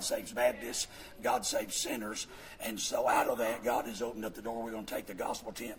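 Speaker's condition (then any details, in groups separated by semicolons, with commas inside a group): Vocal fold paralysis, bilateral; speaks with false vocal folds; both vocal cords paralyzed, do not come together, move or vibrate, false folds compensate for voicing; voice partly regained since loss about 9 years ago, false-fold voicing on camera exam, Baptist Hospital; voice worse than before, Kermit-the-Frog-like, irritating, pushes much air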